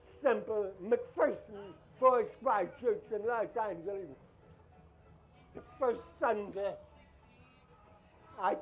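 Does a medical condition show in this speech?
Yes: deafness, acquired at age 5 from German measles; deaf since age five, caused by German measles, witch doctor put snake oil in ear in childhood.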